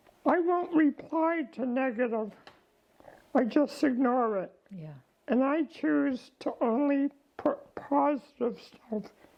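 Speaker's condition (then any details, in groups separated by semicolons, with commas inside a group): ALS; diagnosed about 15 months ago, declining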